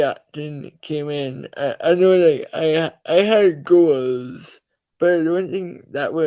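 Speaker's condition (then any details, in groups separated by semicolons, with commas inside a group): Cerebral palsy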